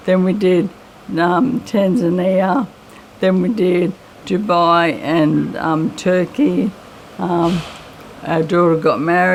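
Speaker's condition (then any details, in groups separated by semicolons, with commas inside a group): MND; voice slightly raspy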